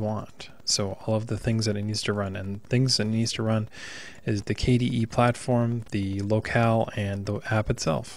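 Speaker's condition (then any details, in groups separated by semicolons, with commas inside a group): No condition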